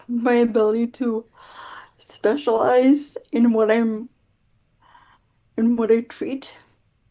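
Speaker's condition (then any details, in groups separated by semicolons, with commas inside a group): Quadriplegic cerebral palsy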